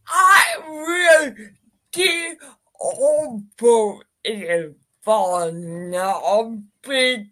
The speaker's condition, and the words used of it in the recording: Cerebral palsy. And then when you told me you had this speaking issue with speaking, I didn't know.